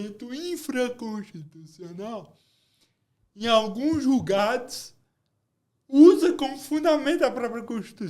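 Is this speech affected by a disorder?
Yes: cerebral palsy.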